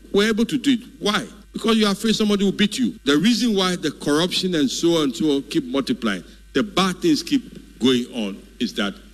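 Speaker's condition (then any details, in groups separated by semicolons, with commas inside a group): No condition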